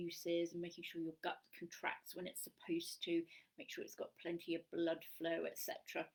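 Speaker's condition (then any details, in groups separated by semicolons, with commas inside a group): No condition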